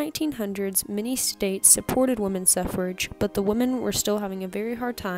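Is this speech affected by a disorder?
No.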